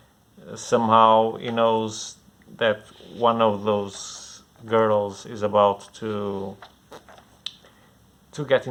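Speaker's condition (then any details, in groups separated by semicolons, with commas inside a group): No condition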